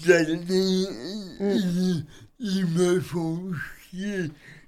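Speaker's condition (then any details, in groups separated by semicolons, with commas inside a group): Cerebral palsy; self-described as speaking a bit oddly, host says speech not odd at all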